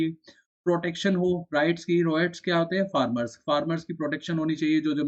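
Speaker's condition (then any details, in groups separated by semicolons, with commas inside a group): No condition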